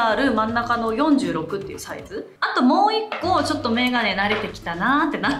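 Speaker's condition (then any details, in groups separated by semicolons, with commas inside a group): No condition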